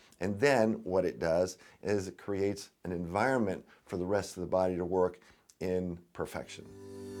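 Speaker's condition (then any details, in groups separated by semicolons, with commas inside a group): No condition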